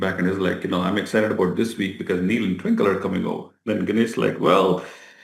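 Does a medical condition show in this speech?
No.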